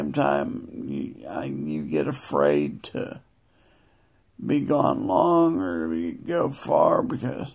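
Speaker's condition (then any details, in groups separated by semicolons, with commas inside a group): Multiple sclerosis, progressive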